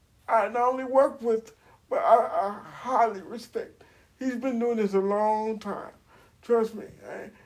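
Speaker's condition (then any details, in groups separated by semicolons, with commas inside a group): Cerebral palsy; uses wheelchair, age 42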